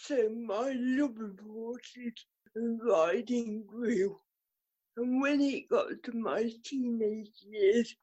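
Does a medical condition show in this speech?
Yes: cerebral palsy; riding as physio from age 2.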